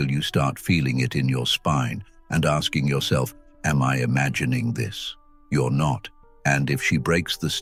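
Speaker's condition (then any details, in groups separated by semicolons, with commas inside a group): No condition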